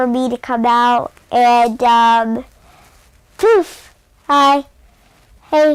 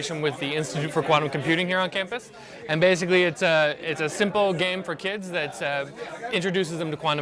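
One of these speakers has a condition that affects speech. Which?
The first: cerebral palsy; caused by birth oxygen deprivation, brain bleed, high muscle tone; young child, cannot walk.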